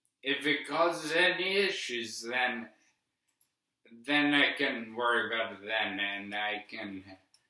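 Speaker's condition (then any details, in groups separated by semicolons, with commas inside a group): Brain injury; affects how he talks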